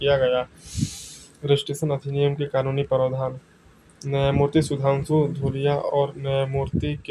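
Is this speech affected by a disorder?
No.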